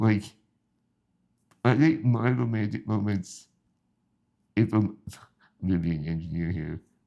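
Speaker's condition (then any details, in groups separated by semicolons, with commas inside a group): Spinal muscular atrophy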